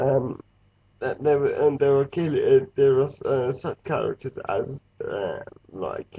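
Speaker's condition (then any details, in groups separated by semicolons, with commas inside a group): Cerebral palsy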